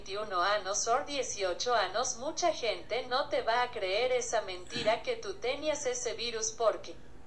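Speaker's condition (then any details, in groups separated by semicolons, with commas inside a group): No condition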